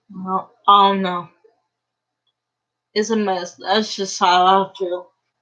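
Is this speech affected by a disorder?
Yes: cerebral palsy; uses a wheelchair.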